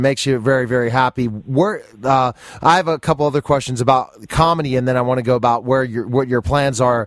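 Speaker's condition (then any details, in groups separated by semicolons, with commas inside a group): No condition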